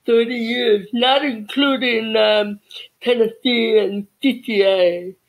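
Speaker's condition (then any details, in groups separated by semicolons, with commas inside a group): Cerebral palsy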